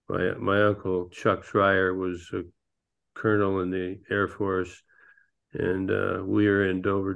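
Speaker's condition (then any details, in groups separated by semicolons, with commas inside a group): Parkinson's disease; ping pong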